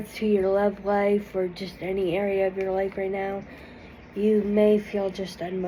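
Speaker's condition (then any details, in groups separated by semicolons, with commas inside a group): Cerebral palsy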